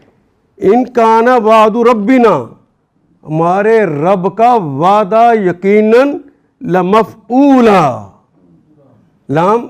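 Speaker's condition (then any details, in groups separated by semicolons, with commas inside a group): No condition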